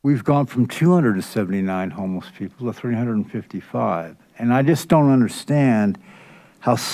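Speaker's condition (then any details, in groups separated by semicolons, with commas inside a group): No condition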